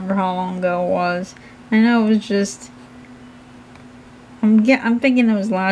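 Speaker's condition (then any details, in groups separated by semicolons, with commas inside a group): Cerebral palsy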